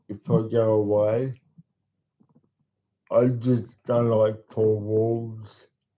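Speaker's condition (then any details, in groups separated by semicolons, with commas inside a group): Cerebral palsy; talks slowly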